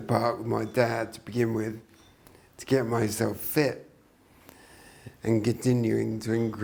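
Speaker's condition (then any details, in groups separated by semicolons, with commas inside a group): Traumatic brain injury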